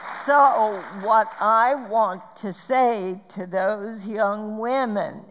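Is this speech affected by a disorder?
Yes: spasmodic dysphonia.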